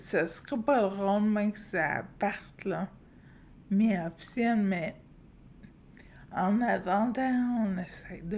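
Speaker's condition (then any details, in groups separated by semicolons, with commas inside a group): Friedreich's ataxia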